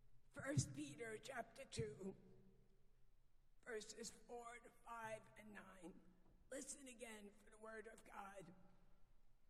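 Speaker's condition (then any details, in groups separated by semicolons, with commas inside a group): Vocal dysphonia; lost singing ability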